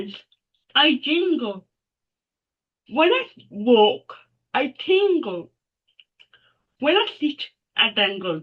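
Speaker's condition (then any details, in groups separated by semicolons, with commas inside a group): Cerebral palsy; speech possibly hard to understand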